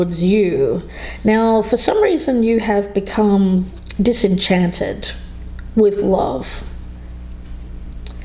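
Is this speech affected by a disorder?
No.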